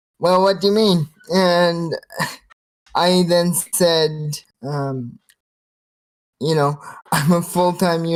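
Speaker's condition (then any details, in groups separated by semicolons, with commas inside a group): Cerebral palsy, spastic quadriplegia; quite severe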